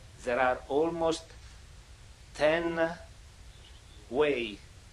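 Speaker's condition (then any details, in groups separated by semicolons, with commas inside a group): No condition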